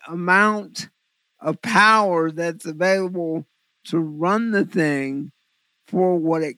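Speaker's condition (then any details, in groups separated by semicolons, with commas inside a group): Cerebral palsy; eyes weird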